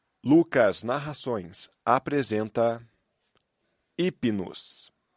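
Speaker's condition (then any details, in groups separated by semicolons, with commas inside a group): No condition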